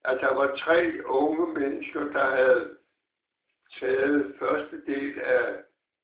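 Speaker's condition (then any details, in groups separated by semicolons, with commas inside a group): Parkinson's disease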